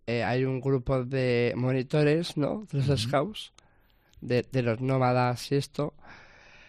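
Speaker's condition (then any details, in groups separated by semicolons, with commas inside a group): Down syndrome; trisomy 21, extra copy of chromosome 21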